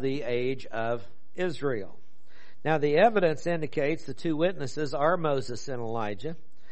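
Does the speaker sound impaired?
No.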